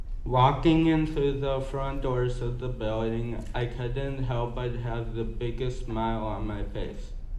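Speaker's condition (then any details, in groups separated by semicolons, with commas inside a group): Cerebral palsy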